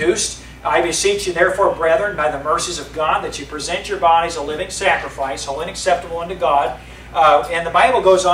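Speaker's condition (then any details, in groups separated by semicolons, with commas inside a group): No condition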